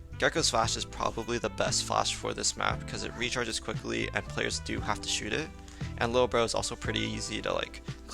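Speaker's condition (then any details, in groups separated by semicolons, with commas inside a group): No condition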